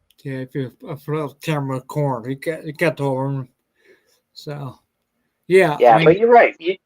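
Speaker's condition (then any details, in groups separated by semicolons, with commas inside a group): Ataxia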